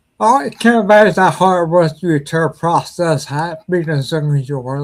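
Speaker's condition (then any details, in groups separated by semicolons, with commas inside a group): Ataxia; may slur speech, may sound drunk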